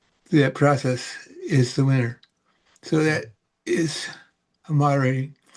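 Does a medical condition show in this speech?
Yes: Parkinson's; about 18 years since onset.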